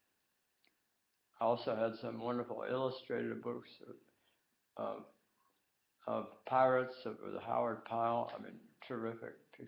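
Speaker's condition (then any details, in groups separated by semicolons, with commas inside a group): Tongue cancer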